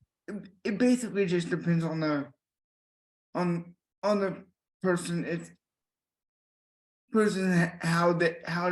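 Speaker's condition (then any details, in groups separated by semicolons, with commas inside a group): Cerebral palsy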